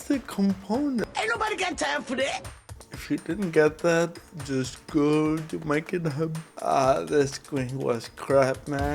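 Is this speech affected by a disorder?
Yes: cerebral palsy.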